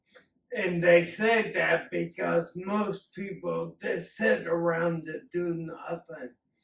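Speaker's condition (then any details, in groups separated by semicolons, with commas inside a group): Acquired and hereditary ataxia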